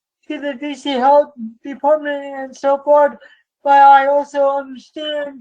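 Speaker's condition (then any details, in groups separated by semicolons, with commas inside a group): Cerebral palsy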